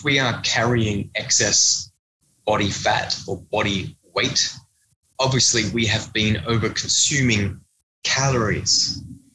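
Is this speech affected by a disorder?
No.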